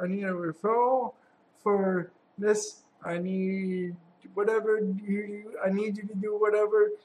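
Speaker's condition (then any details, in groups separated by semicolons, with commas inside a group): Cerebral palsy; has had surgery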